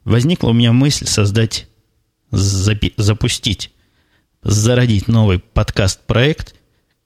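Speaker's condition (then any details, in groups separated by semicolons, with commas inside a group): No condition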